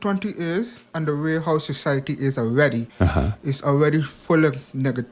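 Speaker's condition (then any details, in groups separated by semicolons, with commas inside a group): Hearing impairment; past speech impediment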